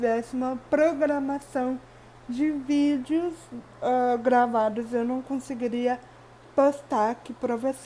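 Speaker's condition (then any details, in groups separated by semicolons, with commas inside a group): Cerebral palsy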